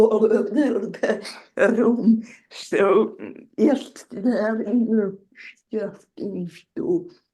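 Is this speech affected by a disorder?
Yes: generalized dystonia.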